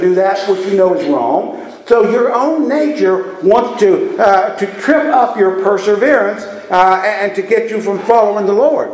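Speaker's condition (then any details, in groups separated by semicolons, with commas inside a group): No condition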